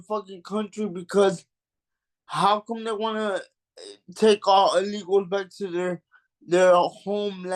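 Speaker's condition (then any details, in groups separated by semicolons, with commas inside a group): Cerebral palsy; mild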